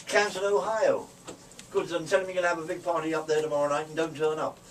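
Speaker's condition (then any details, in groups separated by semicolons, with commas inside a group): No condition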